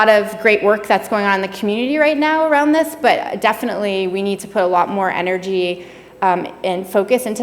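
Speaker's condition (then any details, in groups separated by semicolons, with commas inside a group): No condition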